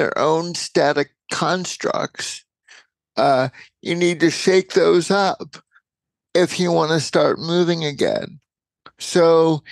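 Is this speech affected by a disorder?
Yes: cerebral palsy.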